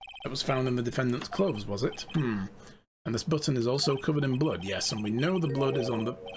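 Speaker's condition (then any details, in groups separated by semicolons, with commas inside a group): No condition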